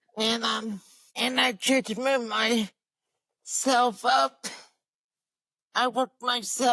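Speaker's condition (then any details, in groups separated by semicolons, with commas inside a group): Cerebral palsy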